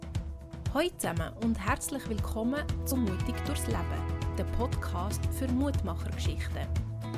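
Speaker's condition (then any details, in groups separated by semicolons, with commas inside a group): No condition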